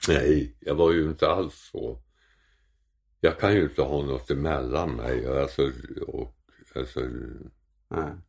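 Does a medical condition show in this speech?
Yes: tongue cancer; constant sore feeling in mouth, like a wound.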